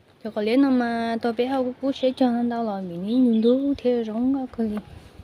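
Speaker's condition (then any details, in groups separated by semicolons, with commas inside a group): No condition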